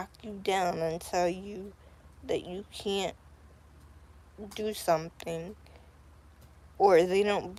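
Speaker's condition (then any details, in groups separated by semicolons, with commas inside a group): Cerebral palsy; sounds out of breath after therapy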